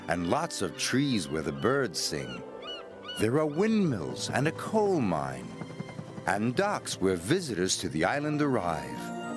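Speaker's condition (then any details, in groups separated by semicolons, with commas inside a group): No condition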